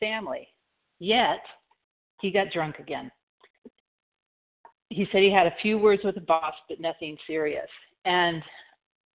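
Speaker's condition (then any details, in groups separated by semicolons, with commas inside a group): No condition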